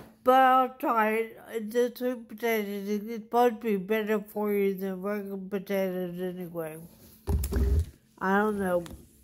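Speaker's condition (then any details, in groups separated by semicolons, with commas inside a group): Traumatic brain injury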